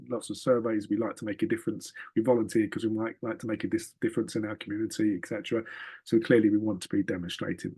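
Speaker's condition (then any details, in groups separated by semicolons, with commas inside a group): No condition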